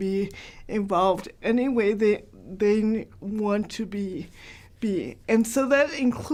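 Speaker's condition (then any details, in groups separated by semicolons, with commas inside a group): Cerebral palsy, mild; hard to understand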